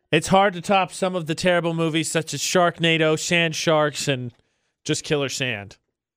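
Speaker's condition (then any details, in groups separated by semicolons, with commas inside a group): No condition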